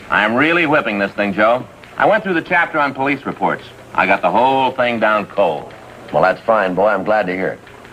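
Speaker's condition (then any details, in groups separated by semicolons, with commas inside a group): No condition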